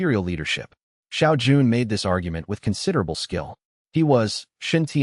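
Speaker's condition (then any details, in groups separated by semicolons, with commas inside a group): No condition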